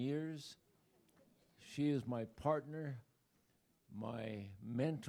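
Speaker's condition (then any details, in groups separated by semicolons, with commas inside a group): ALS; body weakening, 2 years since onset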